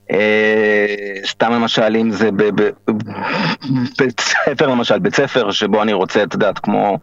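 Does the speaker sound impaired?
Yes: stuttering; stuttering since age 4, can occur in any situation, such as at a bank; age 38, about 34 years since onset; frequent phrase repetitions, many fillers, broken unfinished sentences, word slips; here repeated sounds, prolonged sounds, blocks.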